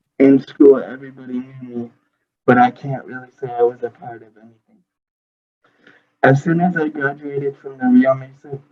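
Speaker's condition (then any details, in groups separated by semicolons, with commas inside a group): Cerebral palsy; early prediction of no walking, speech or reading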